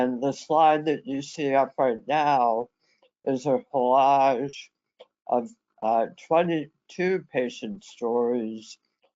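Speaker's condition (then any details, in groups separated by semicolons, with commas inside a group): Head and neck cancer; left vagus nerve severed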